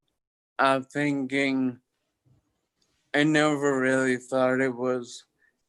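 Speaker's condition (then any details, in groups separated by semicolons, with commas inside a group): Toxic leukoencephalopathy, locked-in syndrome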